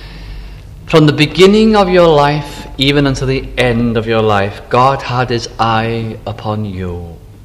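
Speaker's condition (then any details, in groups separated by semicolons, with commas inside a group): No condition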